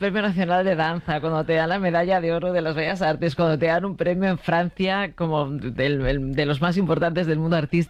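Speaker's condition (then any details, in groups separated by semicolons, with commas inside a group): No condition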